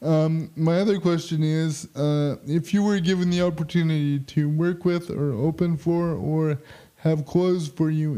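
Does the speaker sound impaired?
Yes: quad spastic cerebral palsy; spastic quadriplegic cerebral palsy.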